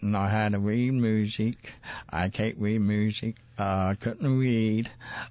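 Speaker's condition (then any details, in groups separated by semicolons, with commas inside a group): Parkinson's disease; voice clearer after weekly Monday evening talks with Stephen McClary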